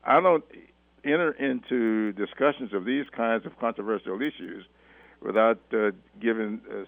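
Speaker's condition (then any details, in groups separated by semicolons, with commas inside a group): No condition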